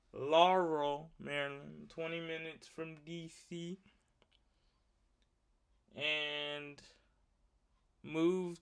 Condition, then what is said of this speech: Cerebral palsy. I don't talk with a slur, and I don't talk slowly.